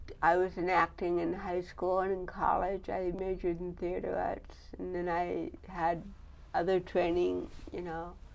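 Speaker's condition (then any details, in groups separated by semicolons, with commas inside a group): Cerebral palsy; diagnosed at 18 months, neck surgery, titanium neck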